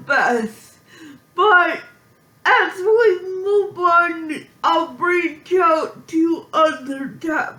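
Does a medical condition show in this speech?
Yes: physical speech impairment.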